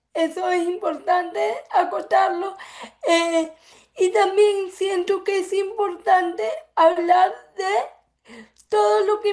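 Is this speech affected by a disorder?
Yes: cerebral palsy; from birth; affects speech.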